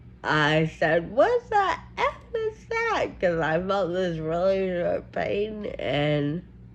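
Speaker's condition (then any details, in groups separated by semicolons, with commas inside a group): Friedreich ataxia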